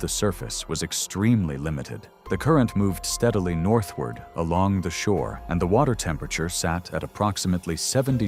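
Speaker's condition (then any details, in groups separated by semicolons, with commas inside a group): No condition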